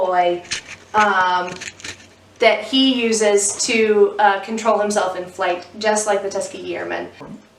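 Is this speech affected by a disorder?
No.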